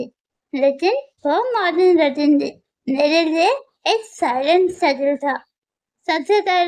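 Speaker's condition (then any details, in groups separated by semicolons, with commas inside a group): Muscular dystrophy; wheelchair user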